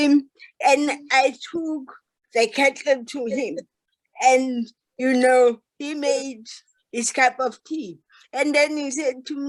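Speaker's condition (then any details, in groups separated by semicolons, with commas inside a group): Cerebral palsy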